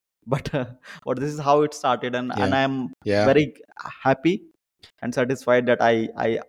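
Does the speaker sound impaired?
Yes: stammering; stammering since childhood; no stammering noticed during this interview; sometimes stammers on words beginning with s; here repeated words, prolonged sounds.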